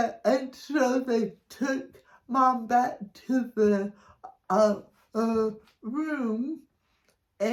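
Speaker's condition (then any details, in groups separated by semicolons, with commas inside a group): Cerebral palsy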